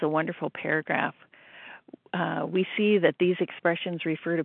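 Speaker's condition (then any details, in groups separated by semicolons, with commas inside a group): No condition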